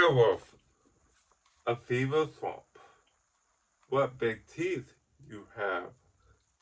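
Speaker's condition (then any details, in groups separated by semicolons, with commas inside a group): Ataxic cerebral palsy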